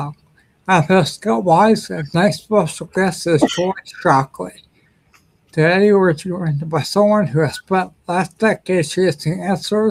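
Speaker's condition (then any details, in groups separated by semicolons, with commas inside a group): Ataxia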